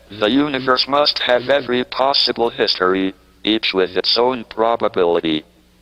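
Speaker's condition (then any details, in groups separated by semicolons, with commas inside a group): ALS, speech-generating device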